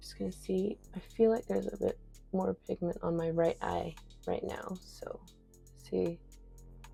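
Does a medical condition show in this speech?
No.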